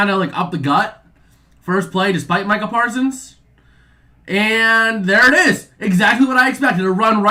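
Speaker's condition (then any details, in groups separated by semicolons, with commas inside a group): No condition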